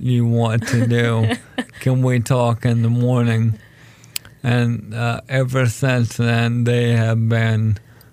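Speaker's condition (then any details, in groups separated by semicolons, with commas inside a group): ALS; diagnosed almost 4 years ago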